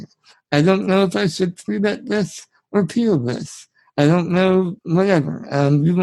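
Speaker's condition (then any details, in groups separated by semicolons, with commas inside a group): Spinal muscular atrophy; genetic, from birth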